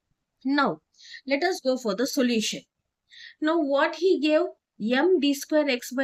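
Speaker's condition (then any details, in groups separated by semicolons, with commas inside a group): No condition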